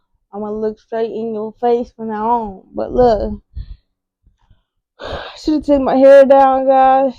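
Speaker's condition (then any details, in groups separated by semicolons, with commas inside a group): Cerebral palsy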